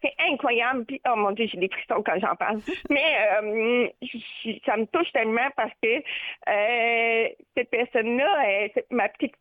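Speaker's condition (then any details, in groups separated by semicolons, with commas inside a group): Deafness with cochlear implant; hard of hearing with implant, hears nothing without it, trouble with phone, deep voices, fast talkers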